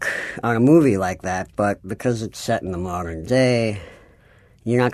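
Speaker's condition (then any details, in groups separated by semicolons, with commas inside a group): Cleft palate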